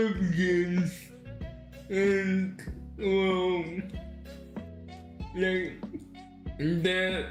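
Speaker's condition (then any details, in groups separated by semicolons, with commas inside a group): Cerebral palsy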